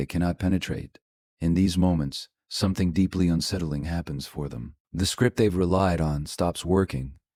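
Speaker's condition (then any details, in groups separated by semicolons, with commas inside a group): No condition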